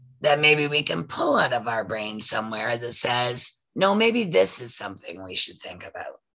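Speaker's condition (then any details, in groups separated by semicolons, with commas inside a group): Voice loss after throat polyp; still recovering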